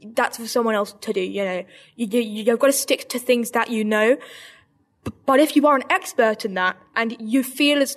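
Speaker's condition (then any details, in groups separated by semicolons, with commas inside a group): Stammer, severe; childhood onset, developed a couple of years after starting sweet business; really bad stammer at onset, could not talk about business then; repeated sounds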